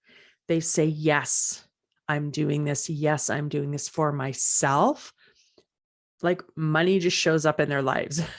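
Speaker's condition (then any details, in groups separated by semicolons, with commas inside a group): No condition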